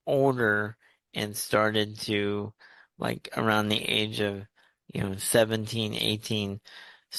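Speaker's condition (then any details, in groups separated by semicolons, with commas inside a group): Cerebral palsy; uses wheelchair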